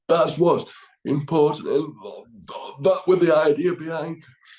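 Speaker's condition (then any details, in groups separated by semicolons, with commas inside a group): Cerebral palsy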